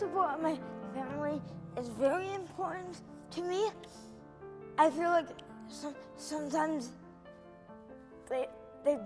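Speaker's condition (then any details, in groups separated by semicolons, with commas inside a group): Cerebral palsy; brain injury, selective dorsal rhizotomy at age four; occupational therapy, wheelchair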